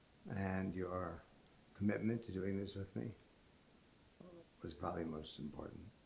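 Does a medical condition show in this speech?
Yes: ALS; about a year since diagnosis.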